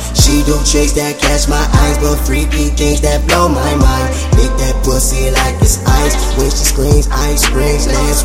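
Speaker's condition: No condition

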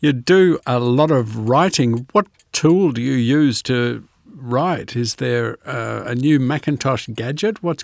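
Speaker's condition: No condition

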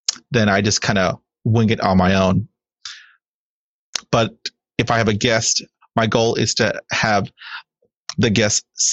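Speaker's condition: Stutter; speaks with stutter, hosts own Stuttering podcast, My Stuttering Life; prolonged sounds

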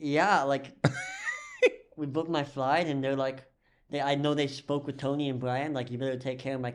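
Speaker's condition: Cleft lip and palate; 40+ surgeries incl. multiple jaw

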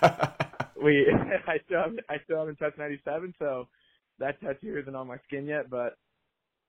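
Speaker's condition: No condition

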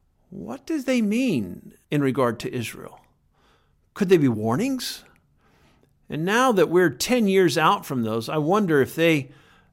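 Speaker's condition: No condition

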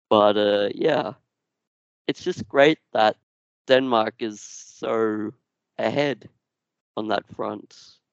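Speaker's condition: Duchenne muscular dystrophy; genetic, progressive

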